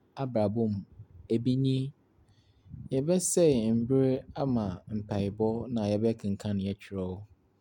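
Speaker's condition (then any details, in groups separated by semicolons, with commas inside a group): No condition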